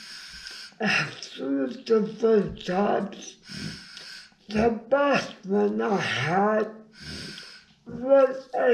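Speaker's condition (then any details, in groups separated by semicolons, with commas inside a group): Brain injury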